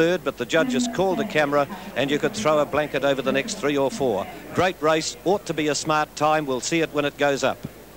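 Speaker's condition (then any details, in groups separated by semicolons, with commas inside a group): No condition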